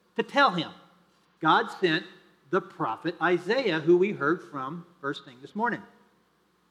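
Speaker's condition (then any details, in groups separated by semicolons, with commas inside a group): No condition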